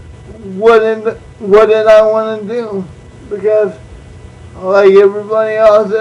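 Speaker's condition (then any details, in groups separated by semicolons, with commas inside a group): Cerebral palsy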